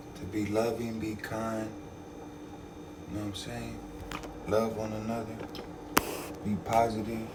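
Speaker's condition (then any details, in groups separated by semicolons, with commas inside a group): No condition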